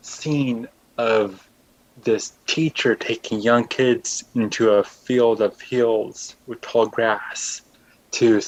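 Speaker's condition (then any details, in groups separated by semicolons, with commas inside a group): Cerebral palsy; caused by brain fluid pockets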